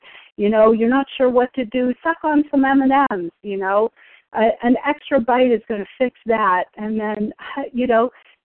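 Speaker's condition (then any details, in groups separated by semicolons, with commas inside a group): No condition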